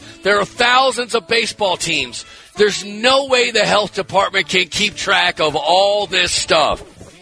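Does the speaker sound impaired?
No.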